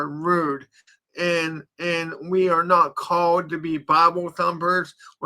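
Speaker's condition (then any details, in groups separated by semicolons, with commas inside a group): Cerebral palsy; from birth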